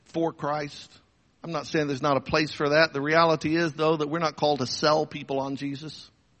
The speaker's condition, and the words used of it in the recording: No condition.